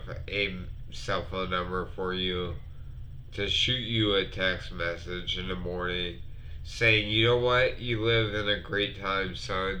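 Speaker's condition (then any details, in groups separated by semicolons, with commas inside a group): Multiple sclerosis; sometimes hard to breathe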